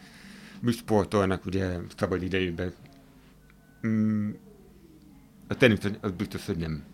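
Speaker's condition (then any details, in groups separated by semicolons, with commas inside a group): Hearing impairment, hard of hearing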